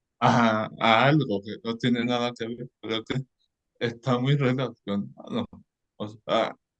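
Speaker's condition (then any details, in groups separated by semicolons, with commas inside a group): Cerebral palsy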